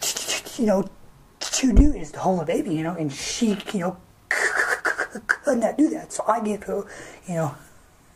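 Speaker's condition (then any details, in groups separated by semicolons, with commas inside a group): Stuttering; mostly mental or mindset-related by own account; in speech therapy, therapist skeptical about fully overcoming stutter, avoids forcing through blocks to spare voice; blocks on sounds, repeated fillers and words, throat tension, worse when fast, better relaxed and slow; repeated sounds, prolonged sounds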